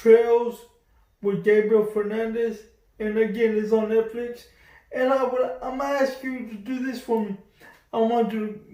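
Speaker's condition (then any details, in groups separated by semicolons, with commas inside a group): Cerebral palsy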